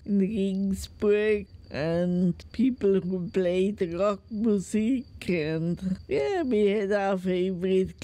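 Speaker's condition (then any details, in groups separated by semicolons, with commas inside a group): Multiple sclerosis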